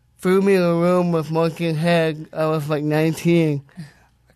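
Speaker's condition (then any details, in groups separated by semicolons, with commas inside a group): Cerebral palsy; present from birth, doctors doubted guitar playing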